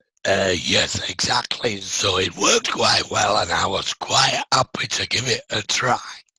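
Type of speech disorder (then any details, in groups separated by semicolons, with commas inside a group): Speech with a voice prosthesis; laryngectomy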